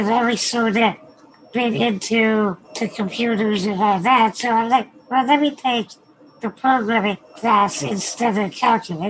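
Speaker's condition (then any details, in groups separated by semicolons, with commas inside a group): Spinal muscular atrophy; wheelchair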